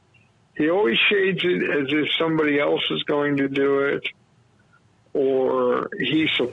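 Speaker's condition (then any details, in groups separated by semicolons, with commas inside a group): Cerebral palsy; premature low birth weight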